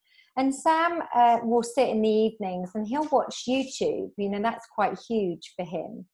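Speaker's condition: No condition

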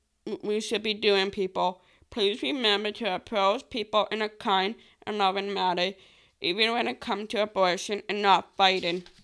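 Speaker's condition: Down syndrome; accent from condition

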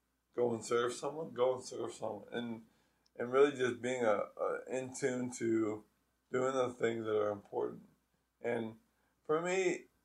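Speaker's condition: ALS

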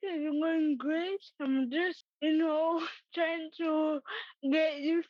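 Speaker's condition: Cerebral palsy; arms opened up lately

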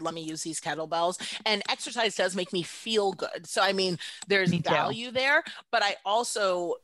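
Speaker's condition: No condition

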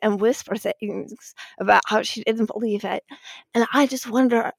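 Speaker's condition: Spasmodic dysphonia; likened to NPR host Diane Rehm

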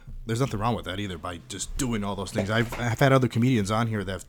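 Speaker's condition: No condition

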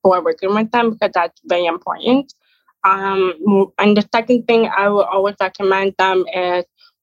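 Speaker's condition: Deafness, hard of hearing

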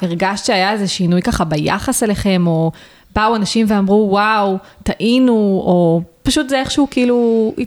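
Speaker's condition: No condition

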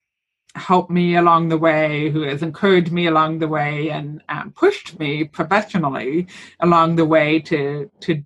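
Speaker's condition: Hearing loss with cochlear implant; lifelong hearing loss

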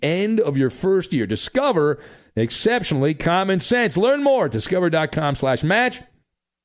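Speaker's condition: No condition

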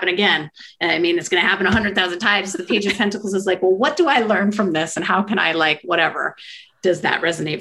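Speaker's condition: No condition

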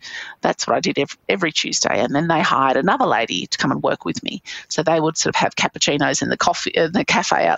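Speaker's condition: No condition

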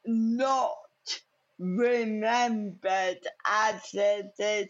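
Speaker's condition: Cerebral palsy; lifelong physical disability, no wheelchair use, needs more help than average able-bodied adult

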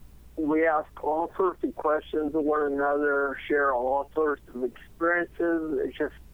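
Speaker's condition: Cerebellar ataxia; cerebellum two thirds missing on MRI

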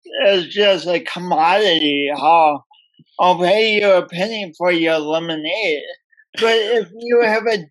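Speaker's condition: Speech impediment from birth; oxygen loss at birth

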